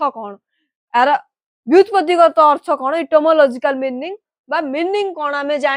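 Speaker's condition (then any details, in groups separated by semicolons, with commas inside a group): No condition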